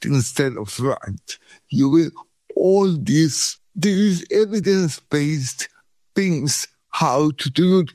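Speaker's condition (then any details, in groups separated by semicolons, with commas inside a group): Cerebral palsy; pain back within 3 days in Sweden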